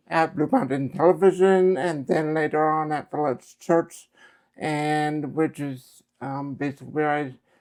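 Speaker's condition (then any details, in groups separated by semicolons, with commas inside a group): Cerebral palsy; affects speech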